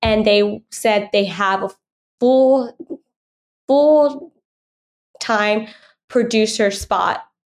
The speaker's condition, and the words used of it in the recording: Stuttering. So it's like I could have this personality that you can't really teach, but my stutter, they could cut that out.